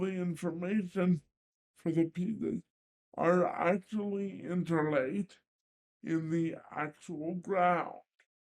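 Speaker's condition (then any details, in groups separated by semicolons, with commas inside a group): Cerebral palsy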